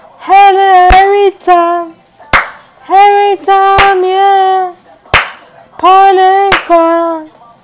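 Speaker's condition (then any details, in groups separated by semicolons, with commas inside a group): Cerebral palsy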